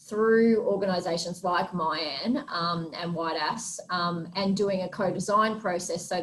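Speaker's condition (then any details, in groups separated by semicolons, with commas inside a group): No condition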